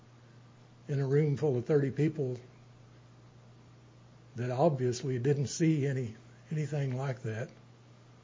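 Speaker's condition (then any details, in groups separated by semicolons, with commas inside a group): Parkinson's disease, stage 3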